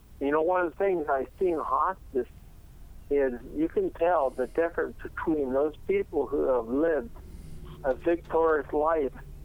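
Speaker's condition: Cerebellar ataxia; recent lower back MRI

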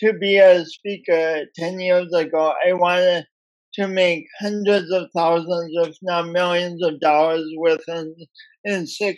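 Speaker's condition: Speech impediment from birth; oxygen loss at birth

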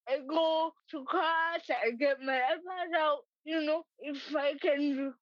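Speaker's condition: Cerebral palsy; arms opened up lately

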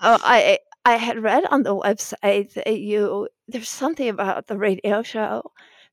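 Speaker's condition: Spasmodic dysphonia; diagnosed after praying for normal voice

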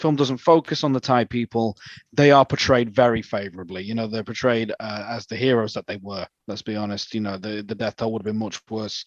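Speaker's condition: No condition

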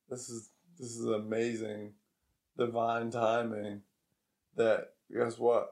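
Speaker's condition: ALS; diagnosed after progressive weakness and drop in football performance

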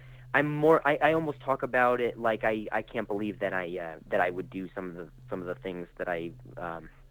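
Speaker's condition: Stutter; acquired stutter after traumatic brain injury and concussion from freak softball injury, motor skills also affected; stutters now, tells audiences early about the stutter to put them at ease; stuttered speech; repeated words, prolonged sounds

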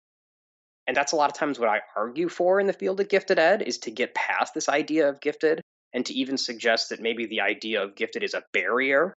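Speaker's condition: No condition

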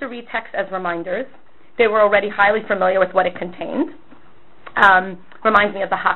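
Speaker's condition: No condition

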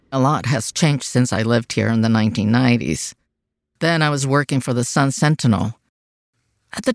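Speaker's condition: No condition

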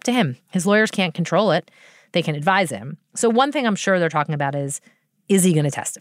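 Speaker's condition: No condition

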